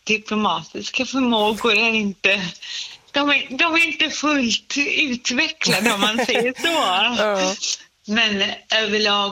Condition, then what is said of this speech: Cerebral palsy. Talet är lite påverkat, jag har lite sämre balans.